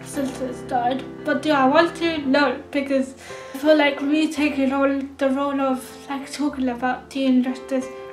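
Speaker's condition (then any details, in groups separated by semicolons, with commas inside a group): Cerebral palsy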